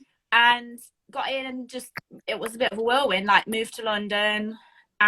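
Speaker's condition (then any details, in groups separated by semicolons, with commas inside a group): No condition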